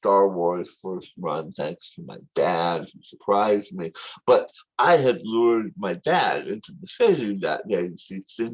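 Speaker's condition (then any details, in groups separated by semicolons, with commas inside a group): Tongue cancer surgery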